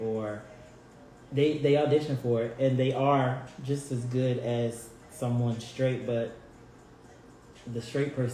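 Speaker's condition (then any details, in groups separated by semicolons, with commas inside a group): No condition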